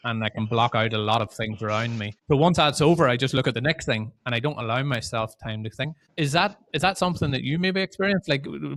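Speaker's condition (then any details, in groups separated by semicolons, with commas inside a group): No condition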